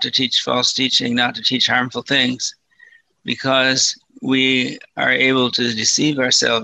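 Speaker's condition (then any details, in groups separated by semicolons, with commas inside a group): Parkinson's disease, mild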